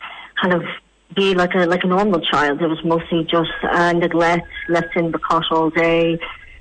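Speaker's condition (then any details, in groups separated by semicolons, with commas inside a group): Cleft palate; congenital, with leg problems, could not eat properly before age 6, over 30 surgeries in Ireland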